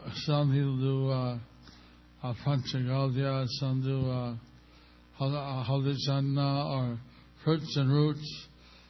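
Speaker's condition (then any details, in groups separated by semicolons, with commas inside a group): Stroke with facial paralysis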